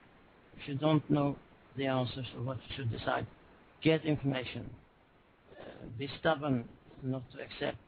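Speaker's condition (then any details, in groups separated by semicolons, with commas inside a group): Parkinson's disease; about 1,100 mg daily, self-adjusted, down ~10% over 6 years, tremor early in interview, breathing calms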